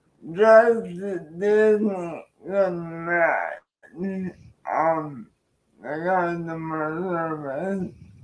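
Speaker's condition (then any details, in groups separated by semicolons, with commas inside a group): Cerebral palsy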